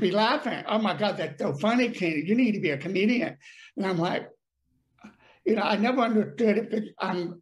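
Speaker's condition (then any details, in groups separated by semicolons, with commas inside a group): Deafness; paralysis on one side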